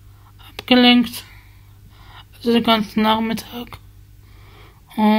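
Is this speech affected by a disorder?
Yes: spasticity from birth; multiple sclerosis.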